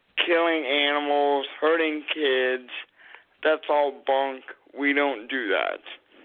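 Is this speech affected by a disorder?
Yes: cerebral palsy.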